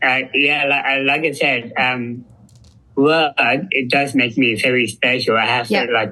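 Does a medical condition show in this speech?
Yes: Down syndrome; intellectual disability.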